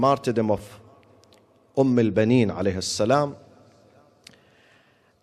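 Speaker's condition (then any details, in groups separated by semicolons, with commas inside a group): No condition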